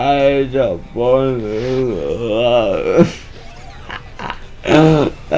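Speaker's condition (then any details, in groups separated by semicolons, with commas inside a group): Cerebral palsy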